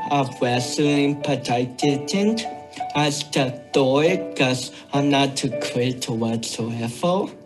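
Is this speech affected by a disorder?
Yes: cerebral palsy.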